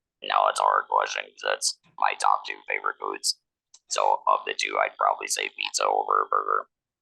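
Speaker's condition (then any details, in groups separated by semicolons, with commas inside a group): Laryngectomy, electrolarynx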